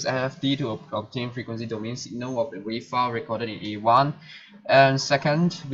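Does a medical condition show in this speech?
No.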